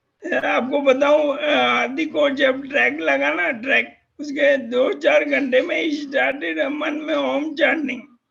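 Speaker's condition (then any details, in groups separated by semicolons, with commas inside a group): Motor neurone disease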